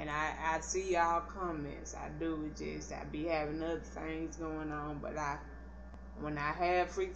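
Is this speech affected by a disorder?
Yes: cerebral palsy; not paralyzed, can stand.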